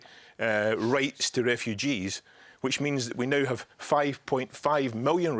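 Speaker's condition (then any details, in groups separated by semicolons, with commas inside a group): No condition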